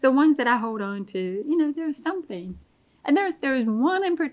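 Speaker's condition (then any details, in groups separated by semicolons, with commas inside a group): Deafness; pretty bad tinnitus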